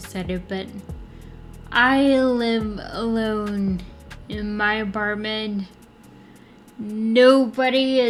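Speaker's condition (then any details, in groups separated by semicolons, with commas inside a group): Friedreich's ataxia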